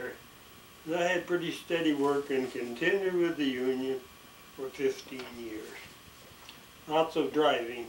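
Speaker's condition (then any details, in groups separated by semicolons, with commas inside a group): ALS; expects swallowing and breathing trouble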